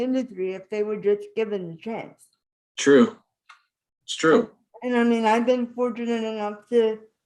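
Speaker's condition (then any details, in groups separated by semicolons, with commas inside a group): Spastic cerebral palsy; can speak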